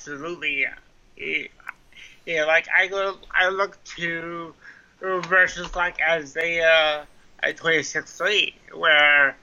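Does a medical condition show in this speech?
Yes: cerebral palsy; mild form, lifelong, slow running, about 21 minutes per mile, trouble writing with hands; speech impairment present during recording; likens own voice to drive-through speaker box, may sound drunk.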